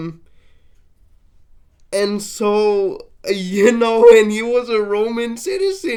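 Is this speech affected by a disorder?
Yes: cerebral palsy, mixed, mild.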